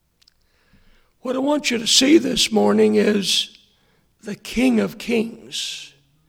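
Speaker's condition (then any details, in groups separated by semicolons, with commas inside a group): Hoarseness after vocal cord surgery; hoarse voice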